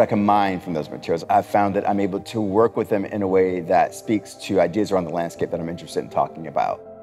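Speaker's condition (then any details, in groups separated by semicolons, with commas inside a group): No condition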